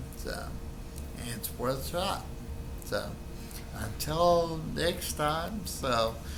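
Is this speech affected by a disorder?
Yes: Friedreich's ataxia.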